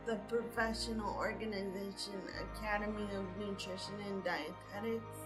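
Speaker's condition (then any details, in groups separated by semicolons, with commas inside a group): Cerebral palsy; from birth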